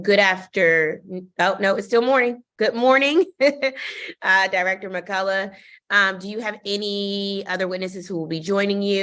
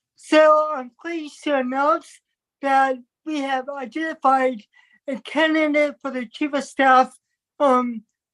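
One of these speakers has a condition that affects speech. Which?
The second: cerebral palsy; from birth, affects movement.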